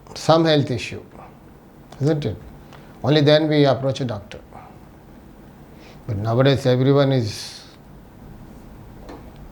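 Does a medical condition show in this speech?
No.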